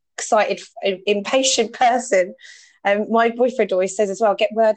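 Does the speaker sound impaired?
No.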